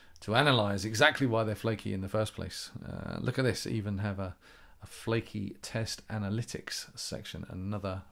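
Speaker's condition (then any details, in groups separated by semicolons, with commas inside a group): No condition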